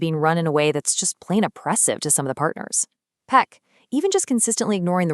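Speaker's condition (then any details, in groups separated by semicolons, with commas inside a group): No condition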